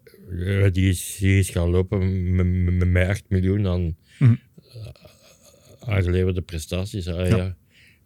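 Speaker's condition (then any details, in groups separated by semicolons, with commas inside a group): Stuttering; stutter since youth, returned after electric shock from stripping live cable, resuscitated, large part of tongue missing; publicly known, occasionally a hindrance, tongue loss causing few complaints, reading aloud stopped at entrance exam; repeated sounds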